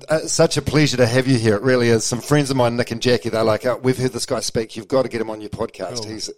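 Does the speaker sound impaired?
No.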